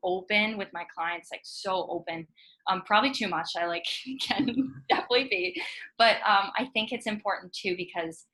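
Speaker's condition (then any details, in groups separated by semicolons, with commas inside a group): No condition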